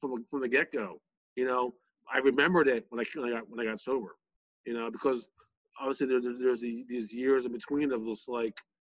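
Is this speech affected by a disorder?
Yes: stuttering; mumbles, self-described; here repeated sounds, repeated words.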